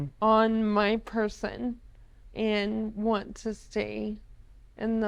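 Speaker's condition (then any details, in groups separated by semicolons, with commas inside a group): ALS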